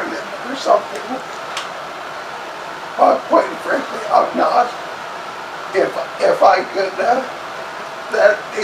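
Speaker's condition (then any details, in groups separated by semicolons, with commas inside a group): Cerebellar ataxia from brain tumour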